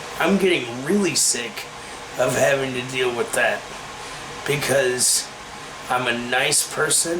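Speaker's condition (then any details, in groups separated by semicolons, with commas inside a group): Cerebral palsy; takes medication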